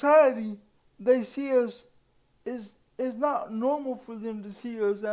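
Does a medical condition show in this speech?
Yes: cerebral palsy.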